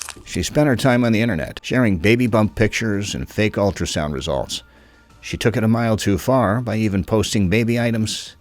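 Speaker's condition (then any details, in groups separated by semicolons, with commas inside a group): No condition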